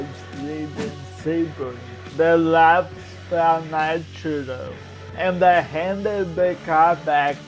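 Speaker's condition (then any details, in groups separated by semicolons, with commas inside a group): Cerebral palsy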